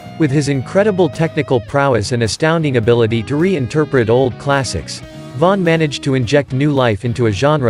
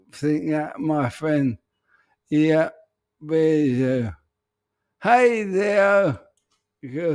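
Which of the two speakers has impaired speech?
The second: ALS; affects emotions, speech, right hand; voice may sound peculiar.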